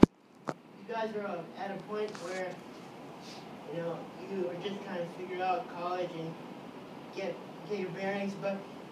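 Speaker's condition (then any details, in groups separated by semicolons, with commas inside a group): Cerebral palsy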